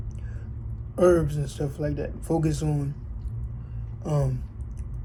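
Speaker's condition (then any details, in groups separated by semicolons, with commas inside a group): Cerebral palsy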